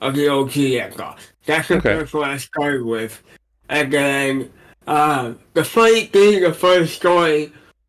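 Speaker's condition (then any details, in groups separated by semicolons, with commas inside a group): Cerebral palsy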